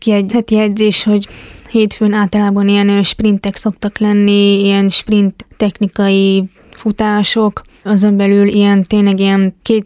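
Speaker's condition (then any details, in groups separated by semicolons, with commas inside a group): Hearing impairment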